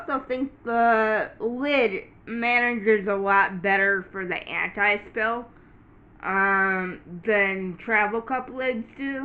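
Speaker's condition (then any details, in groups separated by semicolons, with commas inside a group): Cerebral palsy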